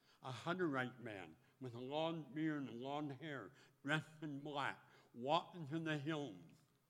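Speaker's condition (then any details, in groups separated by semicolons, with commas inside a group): Speech impediment; 17 surgeries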